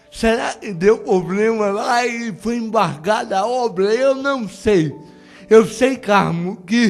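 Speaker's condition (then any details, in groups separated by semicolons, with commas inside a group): Cerebral palsy; no speech as child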